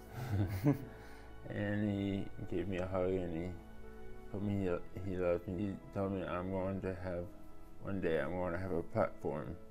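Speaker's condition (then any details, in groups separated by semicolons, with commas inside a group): Traumatic brain injury; about 8 years since injury; could not talk for a period after injury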